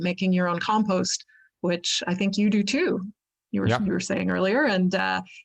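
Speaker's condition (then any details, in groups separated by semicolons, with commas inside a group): No condition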